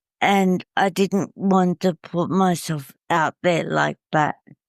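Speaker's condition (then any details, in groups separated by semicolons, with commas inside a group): Cerebral palsy; uses wheelchair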